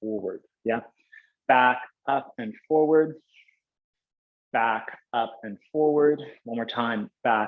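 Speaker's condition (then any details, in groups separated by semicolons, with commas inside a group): No condition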